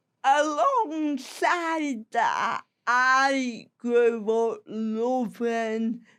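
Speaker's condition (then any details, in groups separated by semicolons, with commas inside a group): Cerebral palsy; slow speech, sounds disabled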